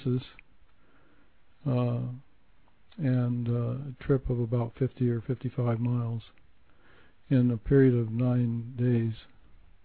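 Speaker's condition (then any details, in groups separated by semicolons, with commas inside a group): Parkinson's; onset 2003 as minor arm tremor, age 69, progressed to barely moving before medication; low dose Mirapex, yoga, Bowen therapy, John Coleman's alternative approach, limited food intake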